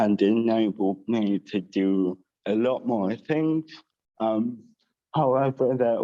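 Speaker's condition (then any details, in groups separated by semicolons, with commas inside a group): Cerebral palsy with dysarthria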